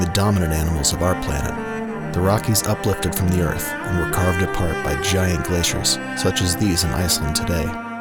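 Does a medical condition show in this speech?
No.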